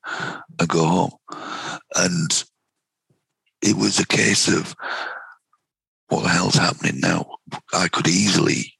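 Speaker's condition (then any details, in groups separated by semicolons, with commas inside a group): Vocal cord cancer, head and neck cancer, right vocal cord; night choking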